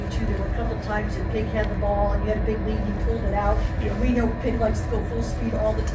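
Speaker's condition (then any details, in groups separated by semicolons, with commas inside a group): No condition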